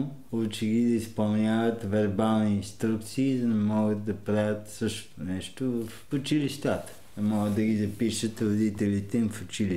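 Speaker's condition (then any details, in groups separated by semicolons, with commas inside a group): Cerebral palsy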